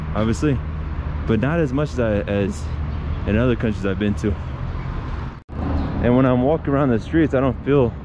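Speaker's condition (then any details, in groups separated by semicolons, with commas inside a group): No condition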